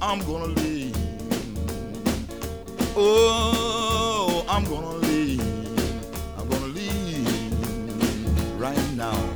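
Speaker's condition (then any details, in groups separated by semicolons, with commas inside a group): No condition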